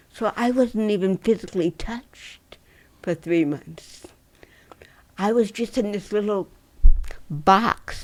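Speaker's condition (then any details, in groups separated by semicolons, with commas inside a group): Dystonia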